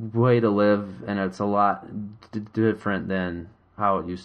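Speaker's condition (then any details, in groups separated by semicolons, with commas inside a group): Stuttering; hidden until about 4-5 years ago, now openly stutters; stuttered a lot over recent weekend, less after drinking; prolonged sounds, blocks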